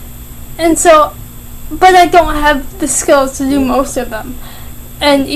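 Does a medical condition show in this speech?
Yes: cerebral palsy, mild.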